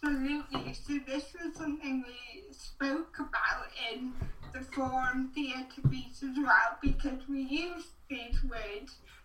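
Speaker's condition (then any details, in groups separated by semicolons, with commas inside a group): Cerebral palsy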